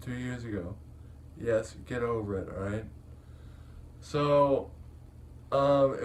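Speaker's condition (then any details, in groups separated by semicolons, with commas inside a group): Cerebral palsy; able to speak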